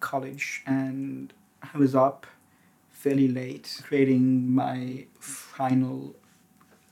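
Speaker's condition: Stutter; onset at age 3; blocks

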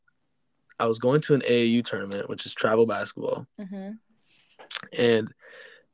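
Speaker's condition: No condition

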